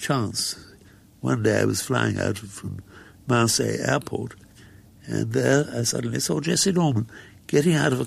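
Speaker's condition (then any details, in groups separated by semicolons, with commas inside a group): Muscular dystrophy; gradually able to do less, helped around by carers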